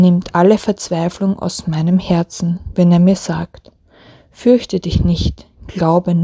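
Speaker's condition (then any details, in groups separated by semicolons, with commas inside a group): No condition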